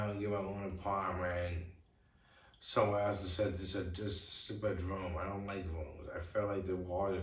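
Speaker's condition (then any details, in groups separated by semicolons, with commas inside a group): Brain injury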